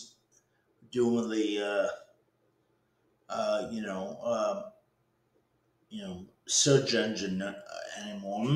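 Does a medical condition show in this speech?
Yes: cerebral palsy.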